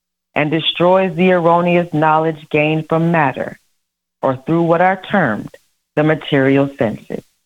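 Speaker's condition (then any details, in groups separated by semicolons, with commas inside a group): No condition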